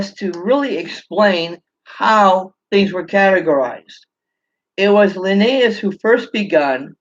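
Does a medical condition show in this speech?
No.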